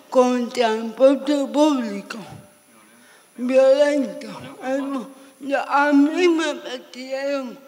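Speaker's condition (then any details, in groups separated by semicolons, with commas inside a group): Severe cerebral palsy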